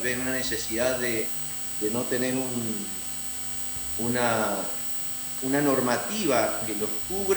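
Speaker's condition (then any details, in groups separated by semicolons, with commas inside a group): No condition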